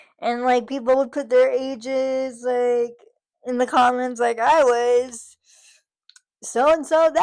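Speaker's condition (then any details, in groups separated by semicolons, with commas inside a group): Cerebral palsy, spastic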